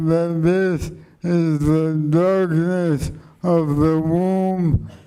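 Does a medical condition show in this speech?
Yes: motor neuron degeneration.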